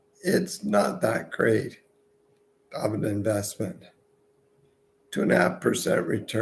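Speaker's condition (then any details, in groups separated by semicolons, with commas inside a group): Multiple sclerosis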